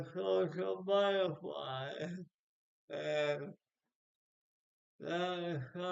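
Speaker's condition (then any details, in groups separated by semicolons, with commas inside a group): Speech impairment after birth surgery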